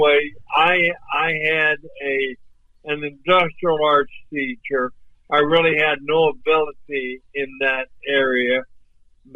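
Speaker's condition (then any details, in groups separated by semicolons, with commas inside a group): ALS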